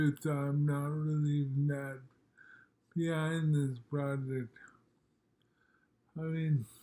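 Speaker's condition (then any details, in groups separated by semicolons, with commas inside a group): Multiple sclerosis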